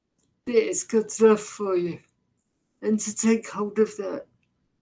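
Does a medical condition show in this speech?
Yes: deafness, severe; progressive, brain misinterprets sounds and speech.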